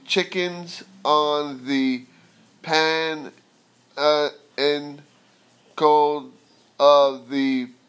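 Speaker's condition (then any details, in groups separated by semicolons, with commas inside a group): Aphasia after stroke; aphasia caused by stroke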